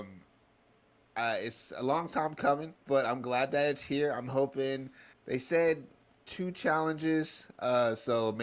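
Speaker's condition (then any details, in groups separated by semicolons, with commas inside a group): No condition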